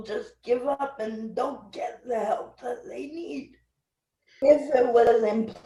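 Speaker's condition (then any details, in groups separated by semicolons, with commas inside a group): Cerebral palsy; speech impediment, can sound drunk on phone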